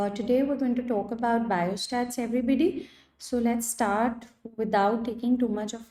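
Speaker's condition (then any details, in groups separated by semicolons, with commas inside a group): No condition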